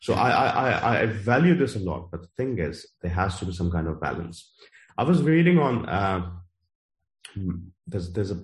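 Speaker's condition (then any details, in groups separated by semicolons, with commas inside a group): Stutter; formerly severe, massively improved through deliberate pauses, later speak up challenge public speaking program; still stutters, much improved; formerly stuttered quite a lot, uses pauses to get message across; repeated words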